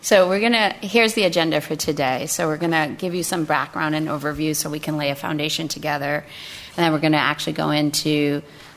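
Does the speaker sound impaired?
No.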